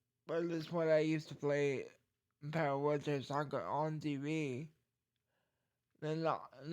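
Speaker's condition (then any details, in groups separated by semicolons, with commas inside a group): Cerebral palsy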